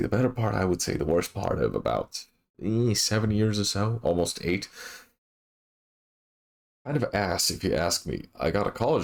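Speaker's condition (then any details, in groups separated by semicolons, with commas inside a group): No condition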